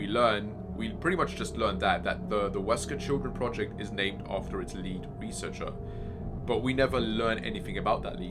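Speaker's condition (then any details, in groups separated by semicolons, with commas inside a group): No condition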